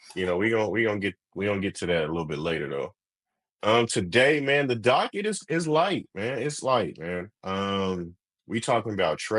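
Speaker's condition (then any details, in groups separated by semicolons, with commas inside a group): No condition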